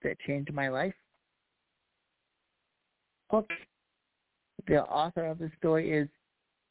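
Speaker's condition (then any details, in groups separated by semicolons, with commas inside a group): Cerebral palsy; voice improved over last year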